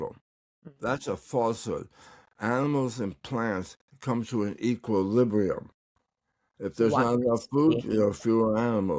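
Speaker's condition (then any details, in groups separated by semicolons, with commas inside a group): Tongue cancer; partial tongue removal, tongue paralyzed by tumor; recovering, tongue exercises; could not speak when paralyzed, expected to improve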